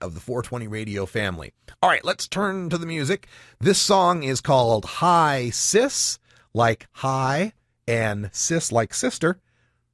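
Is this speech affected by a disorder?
No.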